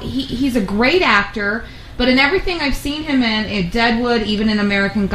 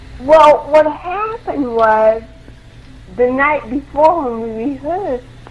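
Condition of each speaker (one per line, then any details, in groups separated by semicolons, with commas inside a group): No condition
Cerebral palsy; involuntary movements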